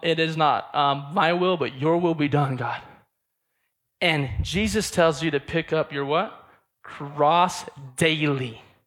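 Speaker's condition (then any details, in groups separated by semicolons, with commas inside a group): Stutter; blocks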